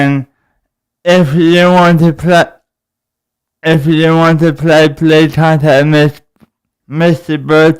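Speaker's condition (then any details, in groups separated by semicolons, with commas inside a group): Cerebral palsy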